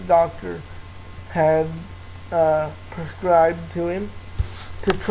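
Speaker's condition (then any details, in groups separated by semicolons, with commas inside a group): Cerebral palsy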